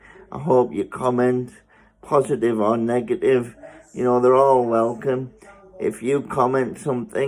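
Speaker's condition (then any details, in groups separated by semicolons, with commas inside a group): Spastic cerebral palsy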